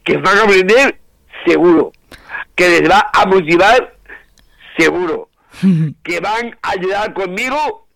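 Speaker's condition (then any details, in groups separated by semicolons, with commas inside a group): Down syndrome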